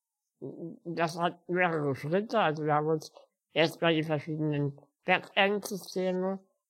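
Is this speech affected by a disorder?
Yes: spinal muscular atrophy; spinal muscular atrophy since birth.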